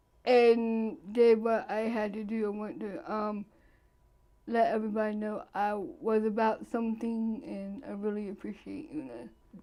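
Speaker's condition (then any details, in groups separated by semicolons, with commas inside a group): Cerebral palsy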